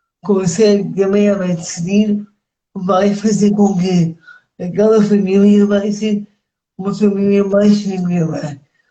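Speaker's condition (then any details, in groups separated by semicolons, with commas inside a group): Cerebral palsy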